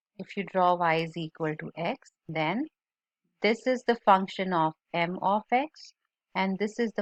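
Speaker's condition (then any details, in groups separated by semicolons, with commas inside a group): No condition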